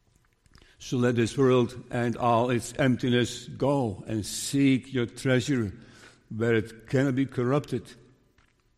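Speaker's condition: Parkinson's disease; diagnosed 5 years ago

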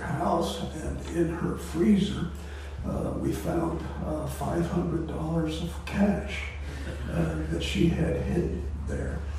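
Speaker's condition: Voice disorder; not contagious

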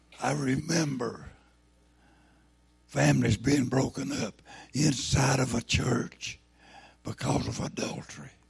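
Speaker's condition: Throat cancer, lost vocal cord

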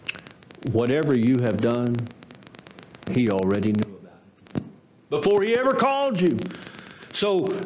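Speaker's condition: No condition

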